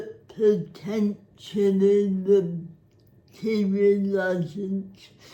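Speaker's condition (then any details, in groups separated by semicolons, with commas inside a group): Cerebral palsy; spastic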